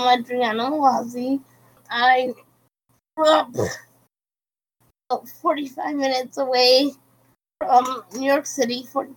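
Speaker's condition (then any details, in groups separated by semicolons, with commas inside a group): Cerebral palsy; quadriplegic, wheelchair user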